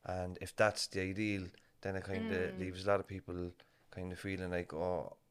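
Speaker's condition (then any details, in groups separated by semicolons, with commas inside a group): No condition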